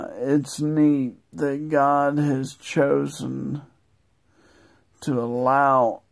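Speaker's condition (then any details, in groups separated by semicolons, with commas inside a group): Multiple sclerosis; progressive form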